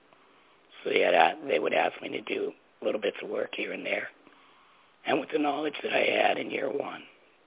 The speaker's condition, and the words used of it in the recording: Laryngectomy. You know, removing that from the area is, in so many ways, on different levels, through its own repair itself and learning how to talk differently and getting used to a different tone of voice was challenging enough.